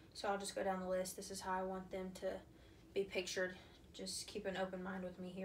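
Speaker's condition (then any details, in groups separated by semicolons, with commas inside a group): No condition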